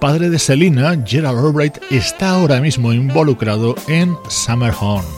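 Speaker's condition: No condition

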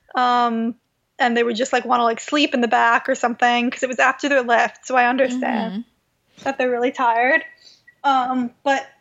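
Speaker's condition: No condition

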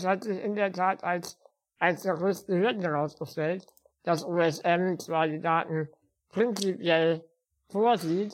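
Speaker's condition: Spinal muscular atrophy; uses wheelchair

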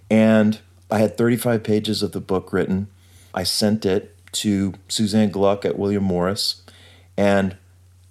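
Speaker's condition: No condition

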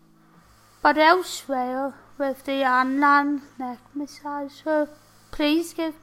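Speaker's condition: Tracheostomy and ventilator dependent; paralysed from neck down

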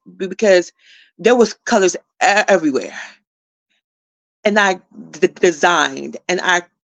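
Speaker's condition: Stuttering; repeated sounds

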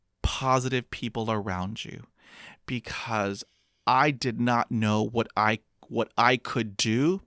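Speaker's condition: Stuttering; before age 40 switched feared words mid-sentence to avoid blocks, mentally exhausting, Xanax from doctor before presenting; still stutters, openly discloses, no longer avoids words, unedited stutter on podcast My Stuttering Life; stutters on every letter and word, in Turkish, English, Spanish, takes longer; prolonged sounds, blocks

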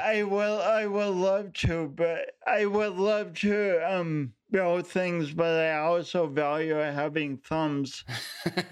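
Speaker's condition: Speech impediment; affects voice and coordination

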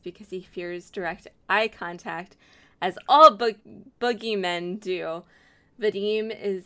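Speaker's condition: No condition

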